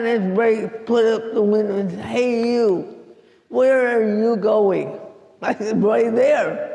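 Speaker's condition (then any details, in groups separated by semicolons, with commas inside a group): Cerebral palsy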